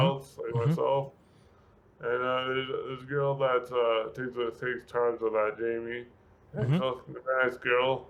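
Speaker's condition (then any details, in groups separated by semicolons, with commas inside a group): Severe brain injury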